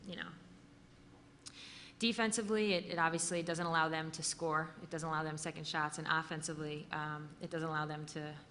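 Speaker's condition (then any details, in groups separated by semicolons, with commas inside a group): No condition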